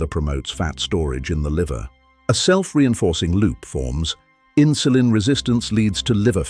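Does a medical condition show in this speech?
No.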